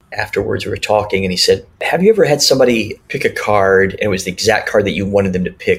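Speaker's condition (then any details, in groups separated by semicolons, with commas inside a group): Cleft lip and palate; speech classes in childhood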